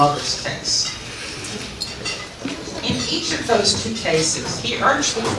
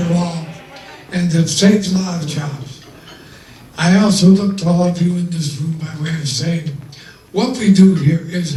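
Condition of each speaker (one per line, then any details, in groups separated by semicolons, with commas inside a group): No condition
ALS; wheelchair user; loss of voice, limited ability to talk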